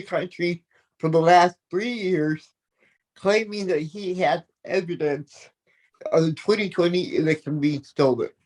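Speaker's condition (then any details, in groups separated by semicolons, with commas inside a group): Athetoid cerebral palsy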